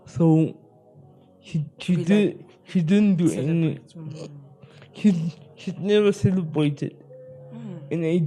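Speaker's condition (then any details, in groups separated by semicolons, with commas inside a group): Spastic cerebral palsy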